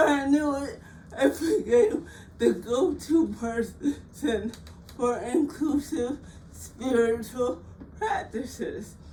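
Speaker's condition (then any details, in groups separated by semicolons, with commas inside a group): Cerebral palsy; frequent speech therapy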